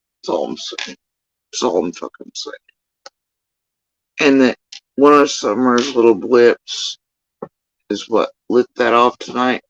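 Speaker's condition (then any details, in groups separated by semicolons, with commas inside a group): Facial paralysis after surgery; tongue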